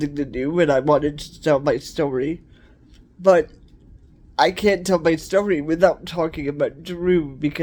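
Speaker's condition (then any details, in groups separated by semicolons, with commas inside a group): Cerebral palsy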